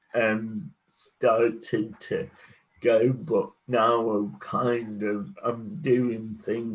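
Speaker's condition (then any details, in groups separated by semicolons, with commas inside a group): Cerebral palsy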